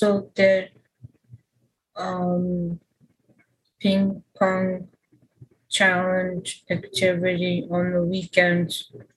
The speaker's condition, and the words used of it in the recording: Aphasia. It feels like everything is jumbled in my mind, but can't get it out.